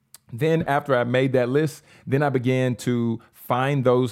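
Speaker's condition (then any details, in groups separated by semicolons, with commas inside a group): No condition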